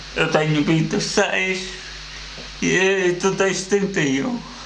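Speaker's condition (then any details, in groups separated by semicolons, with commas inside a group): Cerebral palsy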